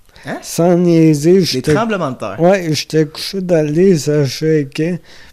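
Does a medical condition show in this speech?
Yes: amyotrophic lateral sclerosis.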